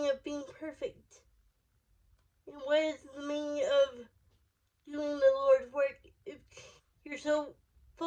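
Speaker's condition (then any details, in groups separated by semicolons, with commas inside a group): Cerebral palsy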